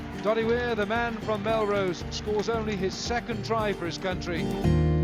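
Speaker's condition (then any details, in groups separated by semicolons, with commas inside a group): No condition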